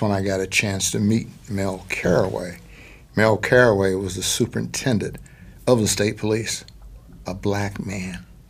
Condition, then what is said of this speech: None; typical speech.